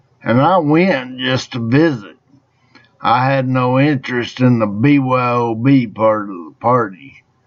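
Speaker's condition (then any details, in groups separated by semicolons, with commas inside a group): Traumatic brain injury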